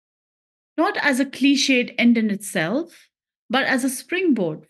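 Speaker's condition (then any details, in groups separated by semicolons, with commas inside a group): No condition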